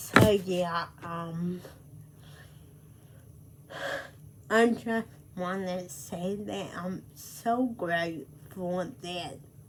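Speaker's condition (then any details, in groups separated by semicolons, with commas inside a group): Cerebral palsy; speech affected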